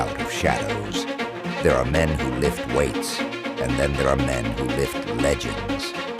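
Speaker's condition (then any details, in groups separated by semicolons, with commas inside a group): No condition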